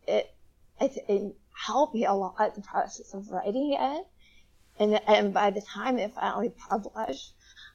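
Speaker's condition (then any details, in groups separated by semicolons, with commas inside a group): Spasmodic dysphonia; part of dystonia throughout body, onset as teenager in drama club, diagnosed in college, past Botox injections into vocal cords; vocal disorder audible in recording; voice cracking, may sound nervous, injections caused muteness for a month then very soft voice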